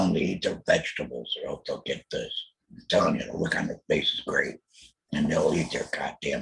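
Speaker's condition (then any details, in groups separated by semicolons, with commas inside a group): Total laryngectomy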